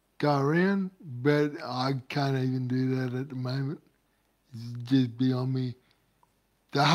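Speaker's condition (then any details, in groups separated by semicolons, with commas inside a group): Cerebral palsy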